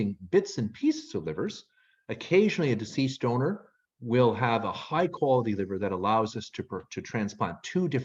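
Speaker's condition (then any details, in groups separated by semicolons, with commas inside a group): No condition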